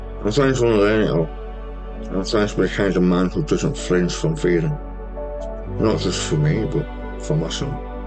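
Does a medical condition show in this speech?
Yes: stage 4 tongue cancer, hemiglossectomy.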